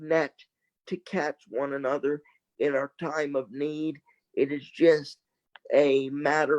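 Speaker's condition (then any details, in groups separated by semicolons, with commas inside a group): Cerebral palsy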